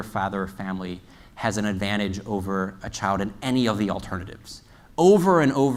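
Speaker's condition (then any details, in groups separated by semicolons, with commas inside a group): No condition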